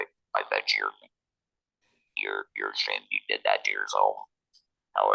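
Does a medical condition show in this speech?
Yes: laryngectomy, electrolarynx; laryngectomy after head and neck cancer.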